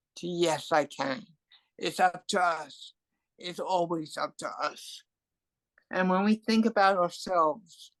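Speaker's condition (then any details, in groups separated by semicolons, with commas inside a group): Cerebral palsy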